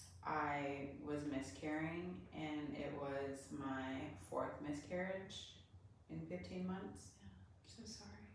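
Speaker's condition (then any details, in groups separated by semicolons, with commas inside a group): No condition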